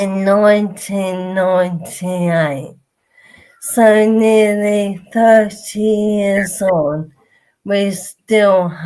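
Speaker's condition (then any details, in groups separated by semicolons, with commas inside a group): Motor neurone disease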